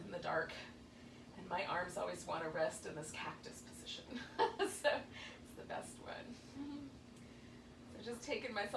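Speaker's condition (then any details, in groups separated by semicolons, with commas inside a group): No condition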